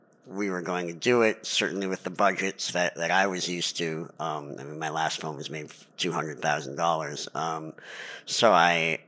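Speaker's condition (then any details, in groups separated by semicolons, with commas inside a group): Cleft palate; lifelong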